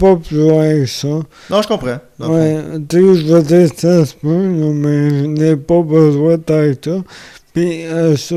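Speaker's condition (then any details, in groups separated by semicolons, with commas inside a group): Amyotrophic lateral sclerosis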